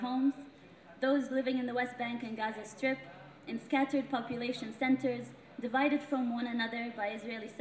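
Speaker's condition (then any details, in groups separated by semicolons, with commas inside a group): No condition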